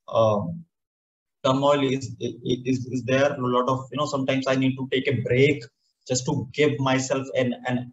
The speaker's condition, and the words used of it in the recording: Stuttering. And also I face, like, I'm a person with stammering, and I face challenges while